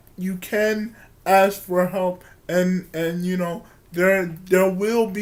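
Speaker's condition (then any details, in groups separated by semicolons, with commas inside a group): Cerebral palsy; from birth, wheelchair user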